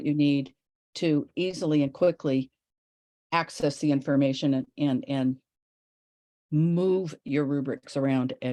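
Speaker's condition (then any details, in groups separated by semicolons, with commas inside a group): No condition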